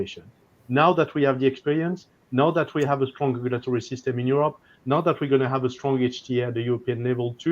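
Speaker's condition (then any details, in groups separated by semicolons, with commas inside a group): No condition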